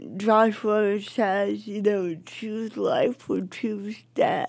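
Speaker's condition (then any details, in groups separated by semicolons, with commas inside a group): Cerebral palsy; speech affected, jokingly called a god-given accent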